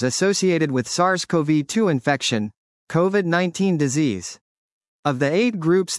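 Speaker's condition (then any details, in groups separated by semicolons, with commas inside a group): No condition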